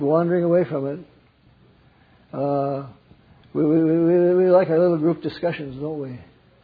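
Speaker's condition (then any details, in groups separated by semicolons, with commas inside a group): Parkinson's; wakes up around 3 am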